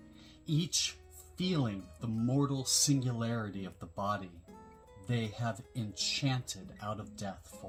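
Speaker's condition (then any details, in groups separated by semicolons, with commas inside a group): No condition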